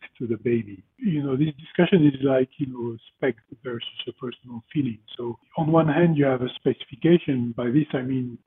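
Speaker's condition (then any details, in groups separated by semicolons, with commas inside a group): No condition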